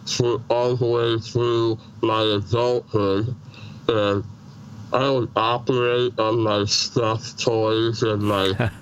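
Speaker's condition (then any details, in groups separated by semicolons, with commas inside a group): Treacher Collins syndrome, severe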